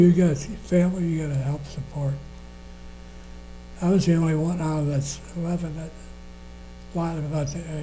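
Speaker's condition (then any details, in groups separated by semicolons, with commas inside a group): Parkinson's disease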